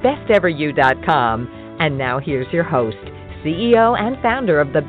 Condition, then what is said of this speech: None; typical speech.